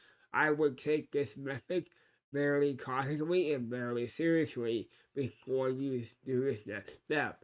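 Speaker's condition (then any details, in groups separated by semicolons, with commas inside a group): Cerebral palsy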